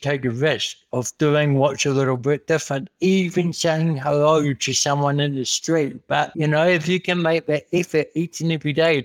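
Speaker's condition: Cerebral palsy; congenital

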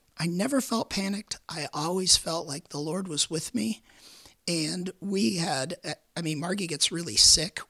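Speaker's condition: Vocal cord cancer, repeated surgery; Hodgkin's lymphoma diagnosed at age 36, 19 vocal cord surgeries, chemotherapy causing mouth pain; a few weeks after 19th vocal cord surgery at University of Michigan, about 17 years since diagnosis

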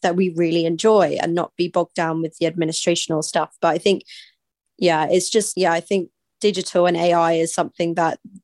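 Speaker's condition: No condition

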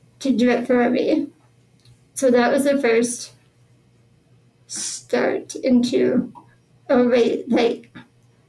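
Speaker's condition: Spinal muscular atrophy; genetic progressive neuromuscular disease, born with it, power wheelchair since about age 2

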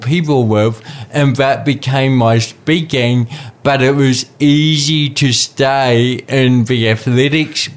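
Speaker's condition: Cerebral palsy; talks funny

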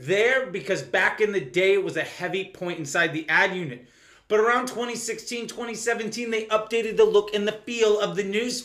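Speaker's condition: No condition

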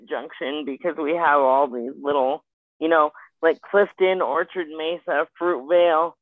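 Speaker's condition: Spastic quadriplegic cerebral palsy; age 27

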